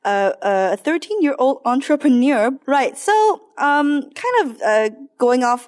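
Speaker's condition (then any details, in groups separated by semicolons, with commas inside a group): No condition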